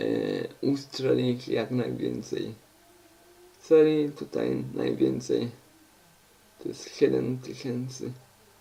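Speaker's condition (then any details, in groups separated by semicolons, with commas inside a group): Cerebral palsy; uses wheelchair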